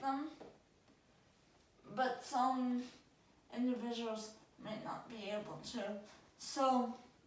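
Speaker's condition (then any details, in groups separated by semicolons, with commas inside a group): Cerebral palsy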